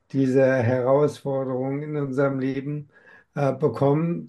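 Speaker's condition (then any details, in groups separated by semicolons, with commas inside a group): Amyotrophic lateral sclerosis; has tried many approaches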